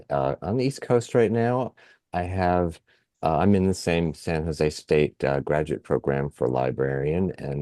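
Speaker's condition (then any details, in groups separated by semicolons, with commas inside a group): No condition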